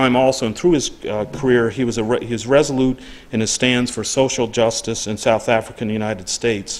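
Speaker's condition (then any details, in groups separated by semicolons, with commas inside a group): No condition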